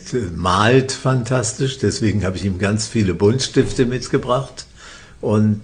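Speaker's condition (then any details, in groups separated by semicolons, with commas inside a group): Parkinson's disease; treated by professor Jens Volkmann in Würzburg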